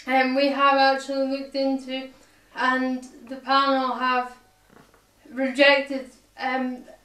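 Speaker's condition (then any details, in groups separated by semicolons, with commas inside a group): Cerebral palsy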